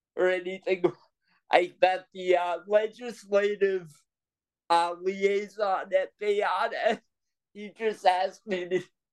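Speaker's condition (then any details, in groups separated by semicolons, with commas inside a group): Cerebral palsy; present from birth, brain blood vessel burst acting like stroke, walker when little, power wheelchair since age five, completely non-ambulatory; breathing struggles some days affect speech, voice lags behind thoughts when excited or nervous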